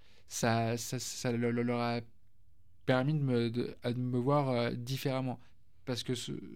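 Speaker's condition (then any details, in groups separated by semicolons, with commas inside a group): Stuttering; stuttering since early childhood, severe until age 20; until age 20 unable to say two words in a row, school oral work difficult; repeated sounds, repeated words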